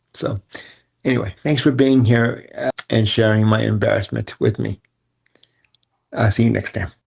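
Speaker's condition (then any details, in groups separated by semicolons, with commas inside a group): Cerebral palsy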